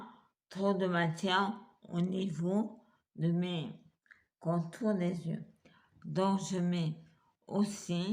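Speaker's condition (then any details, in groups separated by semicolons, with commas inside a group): Multiple sclerosis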